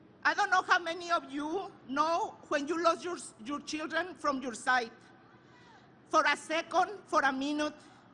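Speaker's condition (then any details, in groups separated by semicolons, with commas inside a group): No condition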